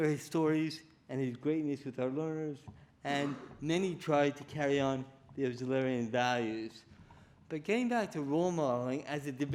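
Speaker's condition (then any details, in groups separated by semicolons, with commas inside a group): Cerebral palsy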